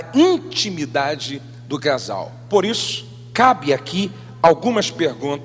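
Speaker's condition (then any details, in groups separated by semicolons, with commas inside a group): No condition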